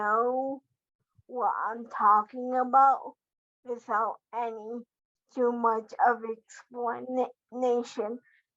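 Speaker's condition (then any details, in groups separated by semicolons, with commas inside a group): Cerebral palsy quadriplegia; quadriplegic form, most severe type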